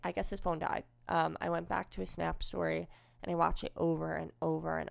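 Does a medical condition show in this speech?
Yes: cleft lip and palate, unilateral.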